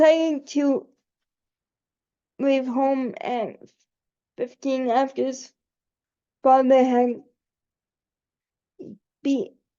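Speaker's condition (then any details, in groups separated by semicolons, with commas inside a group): Cerebral palsy; quadriplegic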